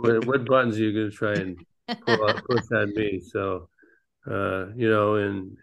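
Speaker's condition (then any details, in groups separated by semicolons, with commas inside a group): Parkinson's disease; ping pong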